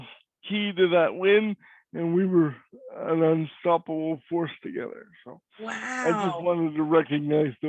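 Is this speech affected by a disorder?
Yes: cerebral palsy; voice is different.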